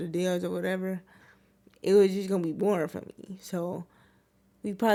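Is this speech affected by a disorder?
Yes: cerebral palsy; wheelchair user.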